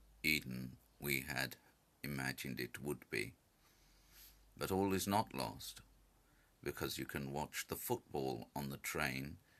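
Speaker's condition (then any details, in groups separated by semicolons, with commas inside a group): No condition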